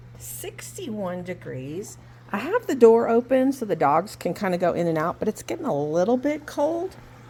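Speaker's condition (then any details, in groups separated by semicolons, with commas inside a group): No condition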